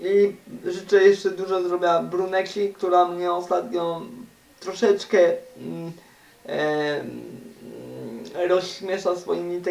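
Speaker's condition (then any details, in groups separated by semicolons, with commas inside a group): Cerebral palsy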